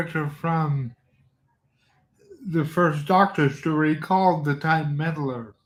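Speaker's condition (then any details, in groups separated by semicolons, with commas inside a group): Cerebral palsy; from birth, cannot type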